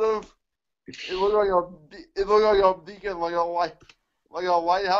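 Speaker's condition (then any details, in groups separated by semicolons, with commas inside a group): Cerebral palsy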